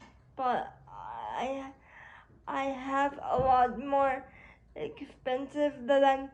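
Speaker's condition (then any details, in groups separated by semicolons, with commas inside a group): Cerebral palsy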